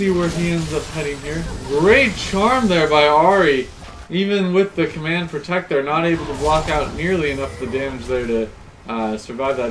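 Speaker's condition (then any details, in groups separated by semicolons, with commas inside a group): No condition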